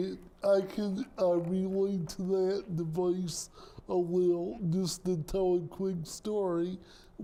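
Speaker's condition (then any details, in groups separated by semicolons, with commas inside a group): Cerebral palsy; present from birth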